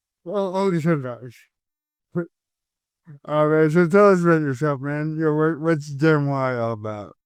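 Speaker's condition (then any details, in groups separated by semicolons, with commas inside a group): Cerebral palsy; caused by stroke at birth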